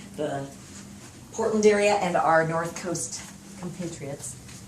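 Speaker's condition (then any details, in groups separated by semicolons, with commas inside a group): No condition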